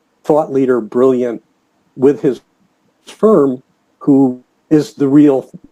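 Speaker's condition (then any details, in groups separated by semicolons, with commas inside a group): No condition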